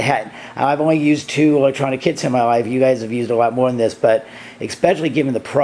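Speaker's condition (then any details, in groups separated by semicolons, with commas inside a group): No condition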